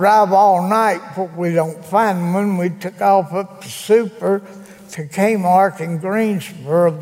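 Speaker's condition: Cerebral palsy; gives spoken testimony in church

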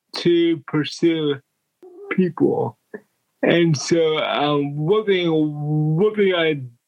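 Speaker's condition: Cerebral palsy; wheelchair user

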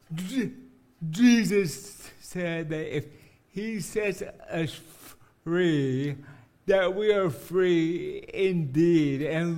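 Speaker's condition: Cerebral palsy; congenital, uses wheelchair

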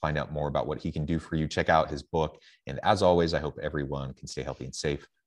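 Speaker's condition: No condition

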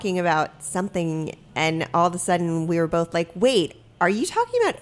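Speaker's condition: No condition

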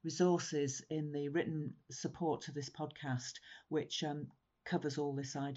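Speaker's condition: No condition

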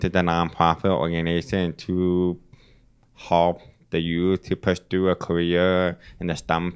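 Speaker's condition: Profound deafness; congenital profound bilateral deafness, childhood right ear trauma causing headaches, formerly two hearing aids, now one; speech therapy about an hour a day until high school graduation, learned pronunciation, speaks very well

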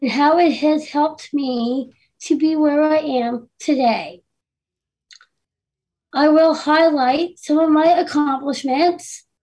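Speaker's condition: Down syndrome; delivering live talk with slides

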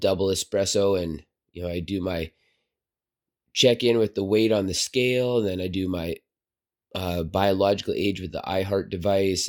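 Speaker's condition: No condition

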